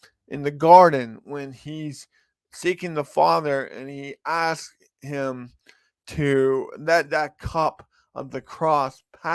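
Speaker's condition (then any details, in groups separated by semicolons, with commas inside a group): Cerebral palsy; from birth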